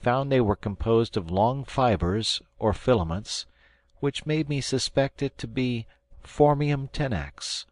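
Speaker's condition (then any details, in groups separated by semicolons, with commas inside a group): No condition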